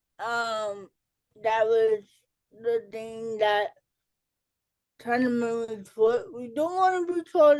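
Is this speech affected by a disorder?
Yes: cerebral palsy; childhood speech delay.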